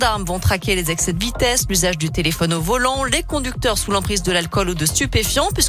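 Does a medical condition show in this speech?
No.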